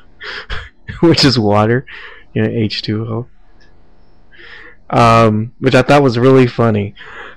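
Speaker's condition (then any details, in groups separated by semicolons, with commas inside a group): No condition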